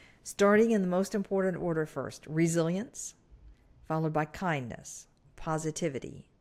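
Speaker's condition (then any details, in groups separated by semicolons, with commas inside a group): No condition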